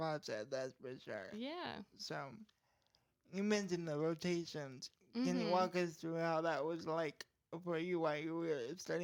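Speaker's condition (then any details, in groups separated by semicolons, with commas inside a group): Cerebral palsy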